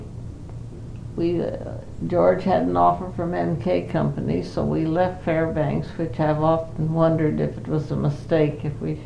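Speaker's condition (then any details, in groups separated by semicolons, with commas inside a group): Parkinson's; Parkinson's for 5 years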